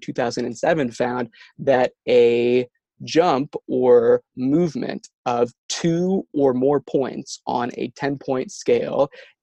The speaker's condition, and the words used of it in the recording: Stuttering. When we hear the symptoms of stuttering, as you hear in my own speech, as we talk now.